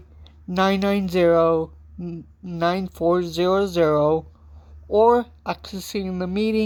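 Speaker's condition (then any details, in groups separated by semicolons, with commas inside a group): Cerebral palsy; from birth, walks with walker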